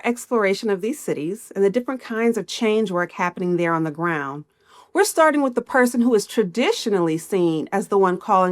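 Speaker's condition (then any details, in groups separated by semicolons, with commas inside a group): No condition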